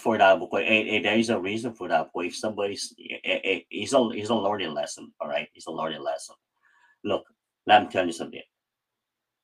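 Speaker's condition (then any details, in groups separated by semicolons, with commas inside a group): Cleft palate; cleft palate since childhood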